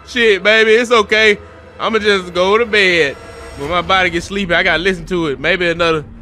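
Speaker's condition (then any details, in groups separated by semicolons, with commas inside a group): No condition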